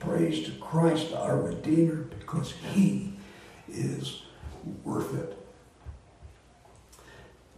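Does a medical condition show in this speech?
Yes: voice disorder; not contagious.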